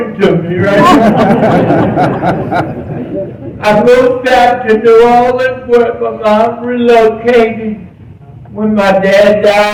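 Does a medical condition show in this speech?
Yes: cerebral palsy; present from birth.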